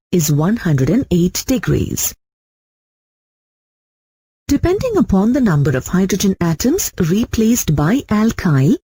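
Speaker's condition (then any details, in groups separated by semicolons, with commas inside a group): No condition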